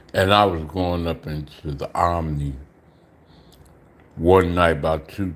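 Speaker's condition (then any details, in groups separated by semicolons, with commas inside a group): Slurred speech; still slurs words occasionally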